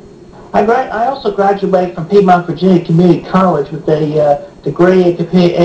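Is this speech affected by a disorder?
No.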